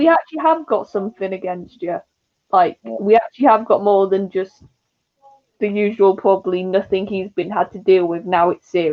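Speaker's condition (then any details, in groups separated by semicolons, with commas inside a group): No condition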